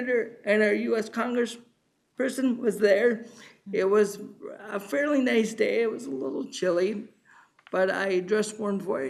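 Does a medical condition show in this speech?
Yes: cerebral palsy.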